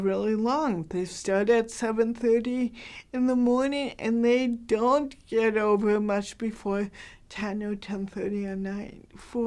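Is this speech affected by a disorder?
Yes: cerebral palsy, mild; hard to understand.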